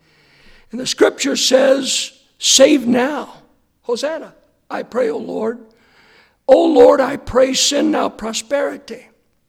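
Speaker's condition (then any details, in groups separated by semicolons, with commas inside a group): Hoarseness after vocal cord surgery; hoarse voice, hard to hear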